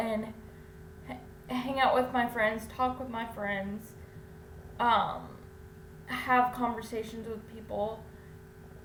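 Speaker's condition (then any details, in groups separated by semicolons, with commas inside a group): Cerebral palsy; infant ventilator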